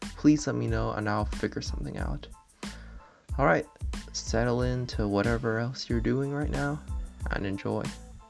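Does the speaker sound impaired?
No.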